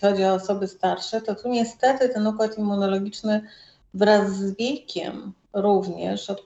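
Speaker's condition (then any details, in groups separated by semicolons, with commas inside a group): No condition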